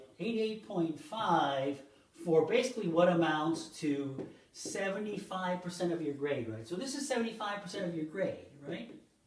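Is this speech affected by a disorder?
No.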